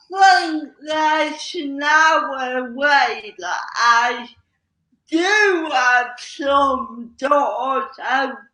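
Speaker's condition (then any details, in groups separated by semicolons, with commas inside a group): Cerebral palsy; slow speech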